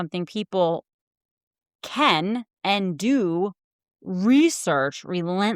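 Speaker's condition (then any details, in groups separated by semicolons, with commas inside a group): No condition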